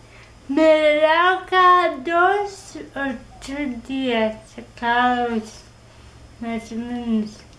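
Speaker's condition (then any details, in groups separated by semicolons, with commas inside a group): Cerebral palsy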